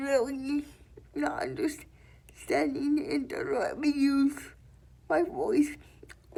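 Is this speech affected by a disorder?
Yes: cerebral palsy.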